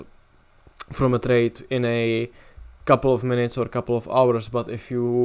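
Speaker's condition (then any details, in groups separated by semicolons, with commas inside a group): No condition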